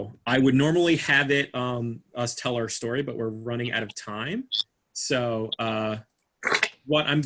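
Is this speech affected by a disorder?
No.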